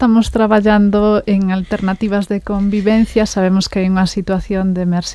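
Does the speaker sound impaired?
No.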